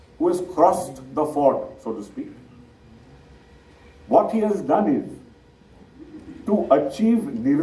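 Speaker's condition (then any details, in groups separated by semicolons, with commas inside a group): No condition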